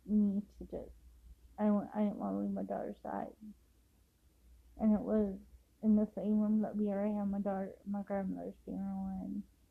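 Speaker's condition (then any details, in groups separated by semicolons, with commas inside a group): Cerebral palsy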